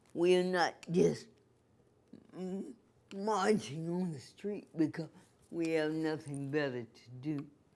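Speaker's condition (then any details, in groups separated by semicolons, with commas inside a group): Cerebral palsy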